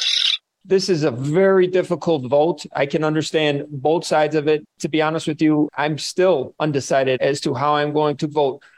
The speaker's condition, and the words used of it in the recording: None; typical speech.